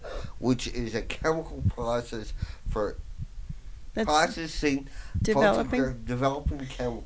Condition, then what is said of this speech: Brain injury. Well, my biggest challenge is when I speak to people either think I'm dumb or I'm retired or something else is wrong.